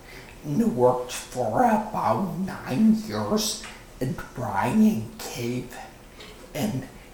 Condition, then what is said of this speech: Vocal cord paralysis. The vocal cord paralysis changed my speech forever.